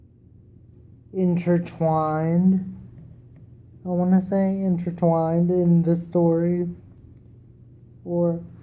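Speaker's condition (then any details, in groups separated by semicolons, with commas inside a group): Cerebral palsy; wheelchair user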